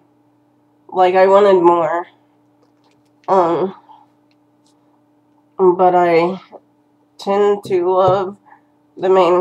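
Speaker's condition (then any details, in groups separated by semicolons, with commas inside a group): Cerebral palsy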